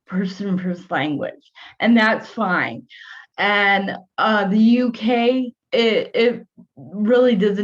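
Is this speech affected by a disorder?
Yes: cerebral palsy.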